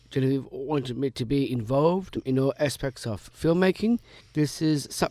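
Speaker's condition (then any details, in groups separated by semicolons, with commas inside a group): Down syndrome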